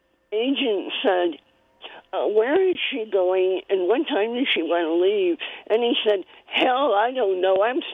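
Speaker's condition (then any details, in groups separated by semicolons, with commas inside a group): Cleft palate; in early childhood had to be fed with a spoon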